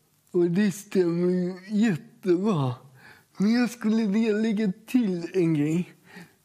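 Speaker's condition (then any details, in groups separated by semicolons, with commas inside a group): Cerebral palsy; uses assistive aids, has personal assistant; aged 43; speech atypical, jokes listeners might think it is Danish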